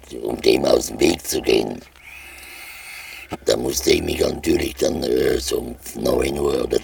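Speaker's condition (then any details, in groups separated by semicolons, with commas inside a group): Total laryngectomy, voice prosthesis (shunt valve) speech; total laryngectomy many years ago, large abscess over epiglottis and larynx, earlier emergency tracheotomy, no radiation; custom epithesis with hands-free speaking valve, air swallowing, epithesis briefly dislodged during recording; speaks via shunt valve, standard cannula failed to seal stoma, rehab speech therapy, swallowing fairly good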